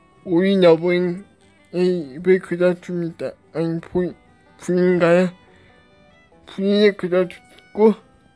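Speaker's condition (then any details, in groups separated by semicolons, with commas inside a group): Cerebral palsy; brain lesion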